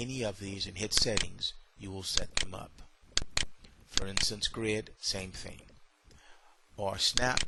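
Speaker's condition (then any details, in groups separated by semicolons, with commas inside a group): No condition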